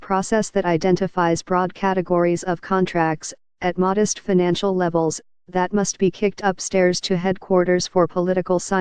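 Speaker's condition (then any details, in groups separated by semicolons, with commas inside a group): No condition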